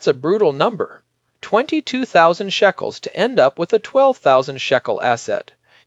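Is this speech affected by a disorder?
No.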